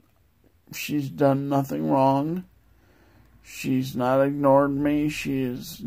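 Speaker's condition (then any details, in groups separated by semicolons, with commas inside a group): Multiple sclerosis; progressive form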